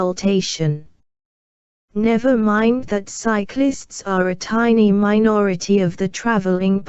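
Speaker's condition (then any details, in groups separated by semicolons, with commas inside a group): No condition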